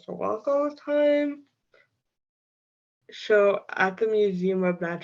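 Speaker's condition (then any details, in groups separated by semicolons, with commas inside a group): Cerebral palsy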